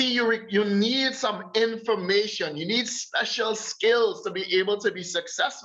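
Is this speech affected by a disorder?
No.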